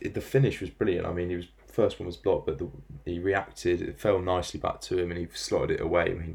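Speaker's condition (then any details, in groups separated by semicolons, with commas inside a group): No condition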